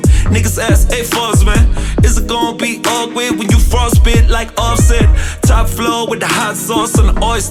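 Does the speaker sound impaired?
No.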